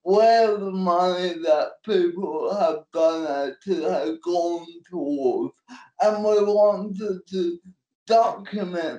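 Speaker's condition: Cerebral palsy; manual wheelchair

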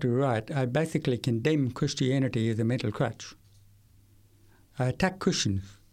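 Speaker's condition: Severe to profound hearing loss, acquired, from meningitis at age 8; struggles to follow fast speech and lecturers facing away

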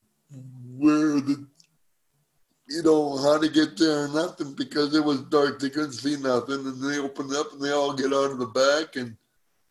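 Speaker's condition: Cerebral palsy; spastic type, from birth, uses wheelchair for mobility

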